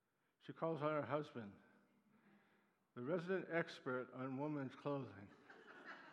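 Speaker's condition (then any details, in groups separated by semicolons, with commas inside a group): Parkinson's disease; neuropathy attacks nerves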